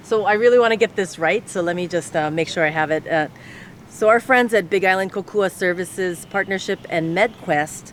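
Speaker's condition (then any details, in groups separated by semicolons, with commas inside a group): No condition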